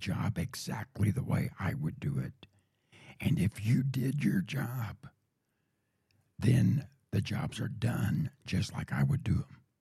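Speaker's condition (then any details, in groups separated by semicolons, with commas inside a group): Throat cancer surgery, voice box tumor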